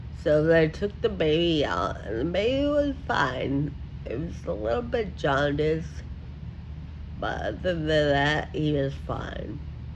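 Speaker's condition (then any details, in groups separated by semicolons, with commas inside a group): Friedreich ataxia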